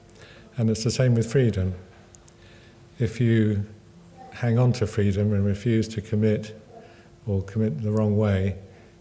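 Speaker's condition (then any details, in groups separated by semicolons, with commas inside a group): Parkinson's; Parkinson's exercise programmes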